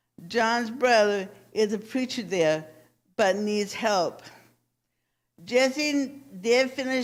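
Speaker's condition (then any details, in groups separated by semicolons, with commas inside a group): Cerebral palsy; speech impediment, extensive speech therapy for pronunciation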